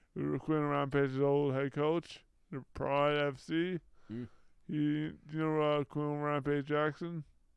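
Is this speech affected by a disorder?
Yes: brain injury.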